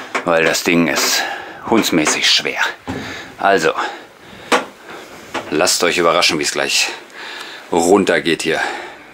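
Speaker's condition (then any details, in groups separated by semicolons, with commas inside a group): No condition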